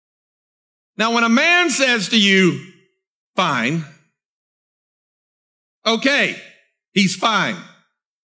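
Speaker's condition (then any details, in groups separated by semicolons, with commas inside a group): No condition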